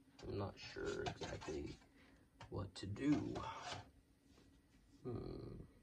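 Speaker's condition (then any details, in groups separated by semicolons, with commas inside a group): No condition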